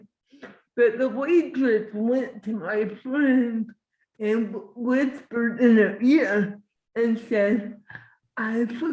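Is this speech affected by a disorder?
Yes: cerebral palsy.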